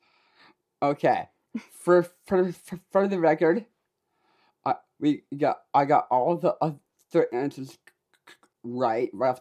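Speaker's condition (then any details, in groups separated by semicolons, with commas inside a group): Down syndrome; able to do public speaking, able to express self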